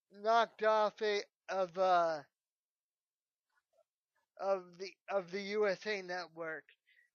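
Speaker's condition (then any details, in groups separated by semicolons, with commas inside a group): Cerebral palsy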